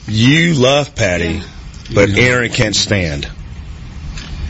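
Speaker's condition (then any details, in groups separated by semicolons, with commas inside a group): No condition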